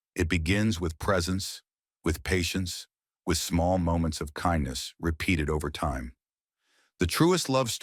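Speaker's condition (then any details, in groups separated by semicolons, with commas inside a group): No condition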